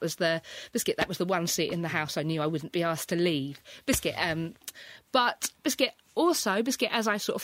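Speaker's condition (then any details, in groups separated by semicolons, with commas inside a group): Tourette's syndrome; physical and verbal tics, coprolalia with involuntary obscene tics, occasional tics colliding unusual ideas; verbal tics audible throughout interview, also hedgehog; frequent verbal tics, cats, Aladdin, otherwise clear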